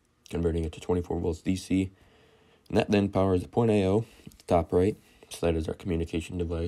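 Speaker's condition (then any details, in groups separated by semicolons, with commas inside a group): No condition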